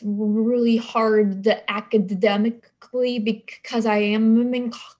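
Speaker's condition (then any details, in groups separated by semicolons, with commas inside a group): Stutter after mini-stroke; stutter since age 20, likely COVID-related mini-stroke, stroke unconfirmed on imaging, neurodeficits; word-finding problems, trouble getting words out; repeated sounds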